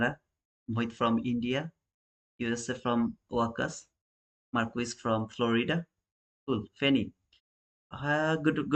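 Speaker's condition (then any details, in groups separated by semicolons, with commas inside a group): No condition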